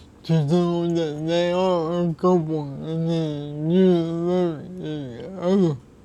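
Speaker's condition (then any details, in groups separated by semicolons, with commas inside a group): Cerebral palsy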